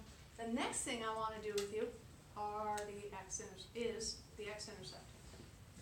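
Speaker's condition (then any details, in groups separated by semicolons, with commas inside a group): No condition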